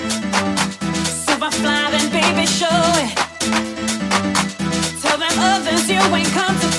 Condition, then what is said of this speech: None; typical speech.